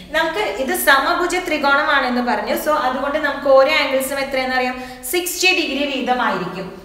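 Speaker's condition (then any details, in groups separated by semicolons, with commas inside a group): No condition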